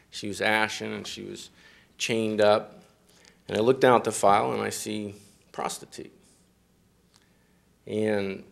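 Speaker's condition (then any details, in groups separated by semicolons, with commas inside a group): No condition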